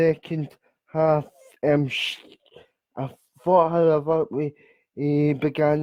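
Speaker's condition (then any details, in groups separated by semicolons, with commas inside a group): Cerebral palsy; unable to walk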